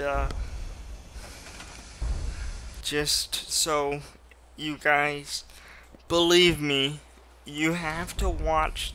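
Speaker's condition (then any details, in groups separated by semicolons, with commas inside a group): Cerebral palsy, mild; speech sometimes affected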